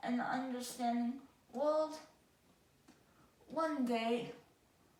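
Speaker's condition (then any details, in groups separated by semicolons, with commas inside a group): Cerebral palsy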